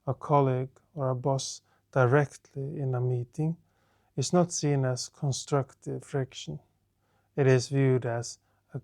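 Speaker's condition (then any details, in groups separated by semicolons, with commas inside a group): No condition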